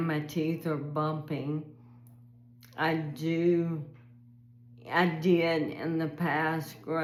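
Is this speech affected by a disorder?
Yes: ALS.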